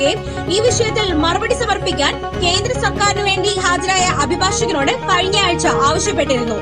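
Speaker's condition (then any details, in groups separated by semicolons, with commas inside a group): No condition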